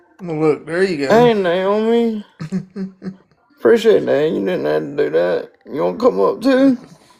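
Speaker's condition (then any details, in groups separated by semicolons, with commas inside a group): Spastic quadriplegic cerebral palsy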